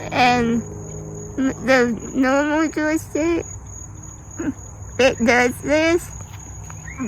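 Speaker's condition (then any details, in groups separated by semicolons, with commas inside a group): Spinal muscular atrophy type 2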